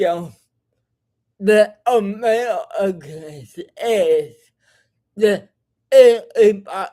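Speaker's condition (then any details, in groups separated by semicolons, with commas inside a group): Cerebral palsy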